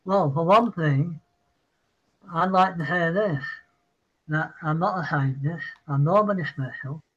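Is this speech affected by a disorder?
Yes: Parkinson's; apologizes mid-sentence.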